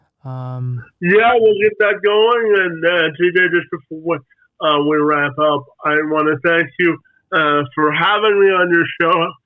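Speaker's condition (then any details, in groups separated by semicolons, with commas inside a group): Spastic quadriplegic cerebral palsy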